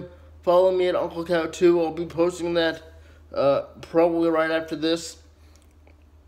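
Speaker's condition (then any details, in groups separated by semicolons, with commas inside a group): Cerebral palsy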